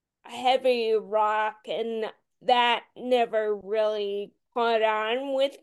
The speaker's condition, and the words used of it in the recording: Ataxia. The cadence and the slur started to get worse, and obviously, if you want to be on the radio or TV, you need to have a pretty clear voice.